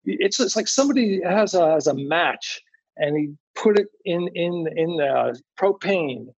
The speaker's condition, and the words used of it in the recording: Aphasia. The type of aphasia I have now is uh, uh was what is called anomia aphasia, which is basically, sometimes I go through where I'm talking to you, or or I don't, I,